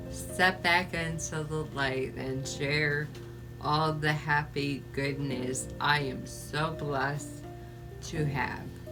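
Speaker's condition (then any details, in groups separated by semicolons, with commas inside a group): ALS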